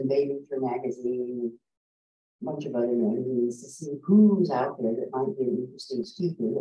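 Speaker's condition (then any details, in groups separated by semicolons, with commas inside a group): No condition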